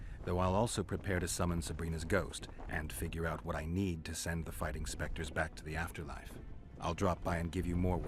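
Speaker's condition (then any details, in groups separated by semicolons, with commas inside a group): No condition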